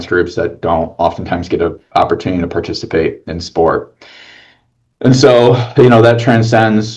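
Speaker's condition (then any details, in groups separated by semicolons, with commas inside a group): No condition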